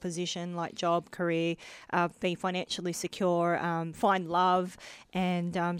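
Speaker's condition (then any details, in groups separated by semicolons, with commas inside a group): Bilateral cleft lip and palate; adult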